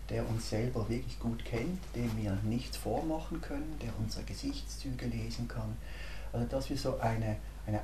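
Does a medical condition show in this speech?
No.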